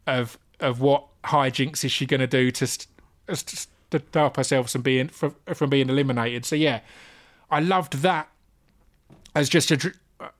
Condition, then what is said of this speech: Stuttering. I've got a stammer and I struggle with hard G, so I had to awkwardly say, I'm not sure if I can say our pet's name.